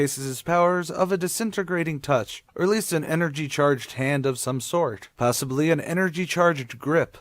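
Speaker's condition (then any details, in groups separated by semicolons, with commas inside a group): No condition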